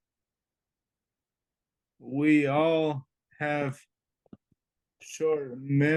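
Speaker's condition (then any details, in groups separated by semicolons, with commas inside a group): Traumatic brain injury; brain surgery; in recovery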